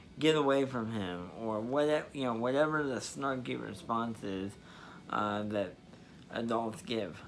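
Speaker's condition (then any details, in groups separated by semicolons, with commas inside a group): Spastic diplegia cerebral palsy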